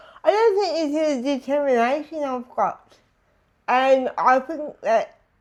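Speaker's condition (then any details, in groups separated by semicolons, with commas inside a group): Disability affecting speech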